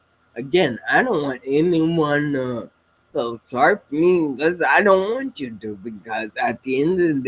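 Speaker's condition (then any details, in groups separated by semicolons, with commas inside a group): Spinocerebellar ataxia type 7, SCA7; speech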